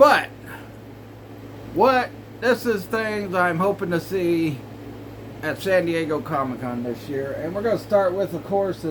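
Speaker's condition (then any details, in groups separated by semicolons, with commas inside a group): No condition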